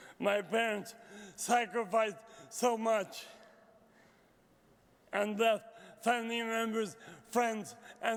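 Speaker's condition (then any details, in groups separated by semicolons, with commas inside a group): Traumatic brain injury; initially could not speak or eat, still improving speech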